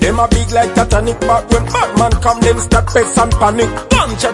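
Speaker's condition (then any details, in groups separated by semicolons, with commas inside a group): No condition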